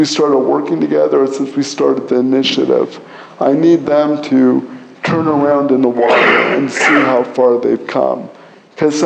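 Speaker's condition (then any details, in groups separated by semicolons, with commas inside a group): Cerebral palsy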